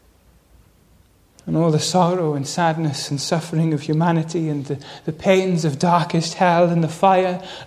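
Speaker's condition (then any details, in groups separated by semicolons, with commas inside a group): No condition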